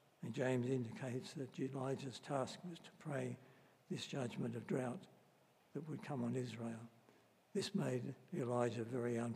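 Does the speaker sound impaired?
Yes: Parkinson's disease; varying, unpredictable effects, best with careful medication timing and enough rest; voice may crack, concern about voice carrying through.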